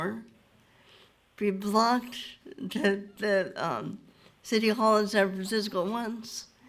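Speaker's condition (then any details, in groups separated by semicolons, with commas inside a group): Cerebral palsy; since birth; 50 years old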